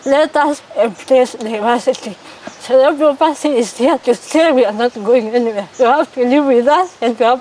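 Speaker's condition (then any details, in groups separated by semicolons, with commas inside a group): Cerebral palsy; from birth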